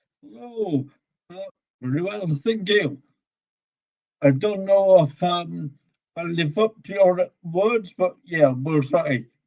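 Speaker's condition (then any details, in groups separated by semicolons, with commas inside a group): Ataxia; cerebellar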